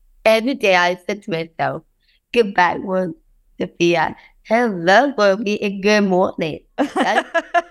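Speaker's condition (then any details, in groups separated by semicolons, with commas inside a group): Down syndrome; congenital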